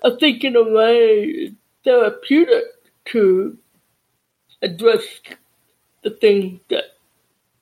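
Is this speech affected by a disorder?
Yes: deafness.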